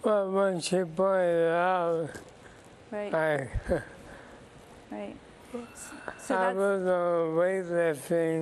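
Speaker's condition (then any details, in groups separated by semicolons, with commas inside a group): ALS; symptoms began about two years ago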